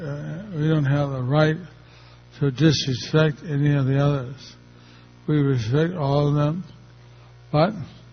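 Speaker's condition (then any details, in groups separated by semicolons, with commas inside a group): Stroke; not so easy to speak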